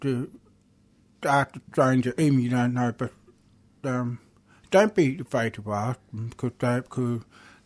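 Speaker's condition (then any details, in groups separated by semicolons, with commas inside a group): Deafness; asks others to speak slowly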